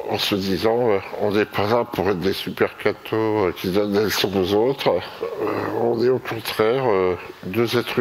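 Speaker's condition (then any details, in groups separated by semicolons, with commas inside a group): Myopathy; caused tetraplegia, wheelchair user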